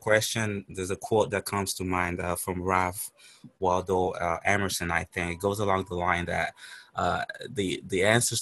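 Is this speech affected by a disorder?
No.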